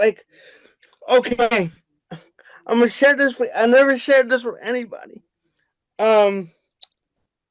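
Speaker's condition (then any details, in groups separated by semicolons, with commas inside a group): Cerebral palsy; wheelchair user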